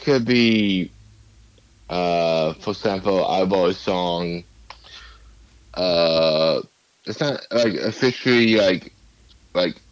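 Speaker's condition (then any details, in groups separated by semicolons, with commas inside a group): Cerebral palsy; rock band video game from mother used alongside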